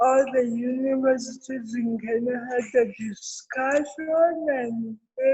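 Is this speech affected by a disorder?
Yes: cerebral palsy.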